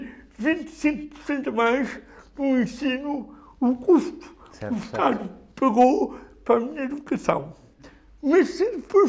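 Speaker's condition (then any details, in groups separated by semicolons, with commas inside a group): Cerebral palsy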